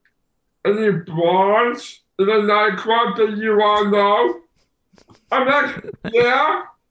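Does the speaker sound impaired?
Yes: Down syndrome; low muscle tone, poor balance, slow reaction time, slow learning, four major ear surgeries around age 18.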